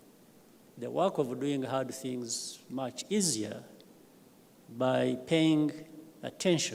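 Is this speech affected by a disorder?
No.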